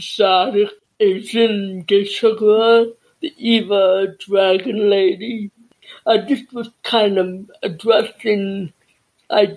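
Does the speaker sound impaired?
Yes: cerebral palsy and deafness.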